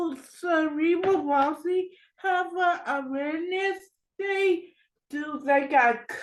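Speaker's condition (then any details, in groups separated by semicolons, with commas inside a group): Cerebral palsy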